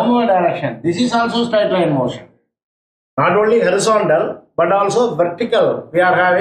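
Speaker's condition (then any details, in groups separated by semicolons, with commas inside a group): No condition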